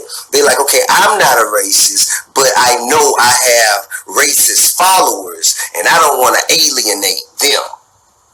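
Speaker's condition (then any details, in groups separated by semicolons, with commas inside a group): No condition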